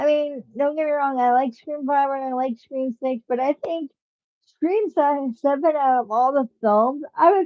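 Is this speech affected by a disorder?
Yes: cerebral palsy, spastic.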